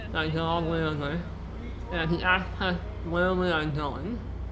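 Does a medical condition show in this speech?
Yes: muscular dystrophy.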